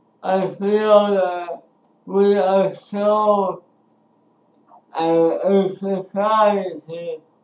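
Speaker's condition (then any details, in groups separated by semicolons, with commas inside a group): Speech impairment after birth surgery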